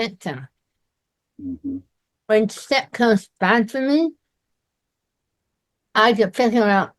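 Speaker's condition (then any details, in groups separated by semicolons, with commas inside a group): Myasthenia gravis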